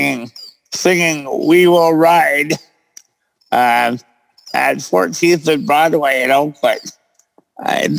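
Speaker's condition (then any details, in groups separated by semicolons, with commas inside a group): Cerebral palsy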